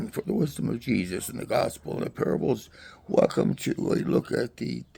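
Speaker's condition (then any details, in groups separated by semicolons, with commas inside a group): Parkinson's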